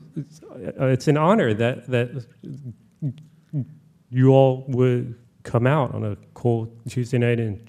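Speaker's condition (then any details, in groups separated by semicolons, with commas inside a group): Stuttering; present since at least ninth grade; repeated words, blocks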